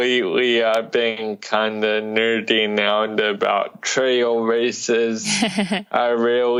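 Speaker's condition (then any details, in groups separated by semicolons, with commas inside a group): Cerebral palsy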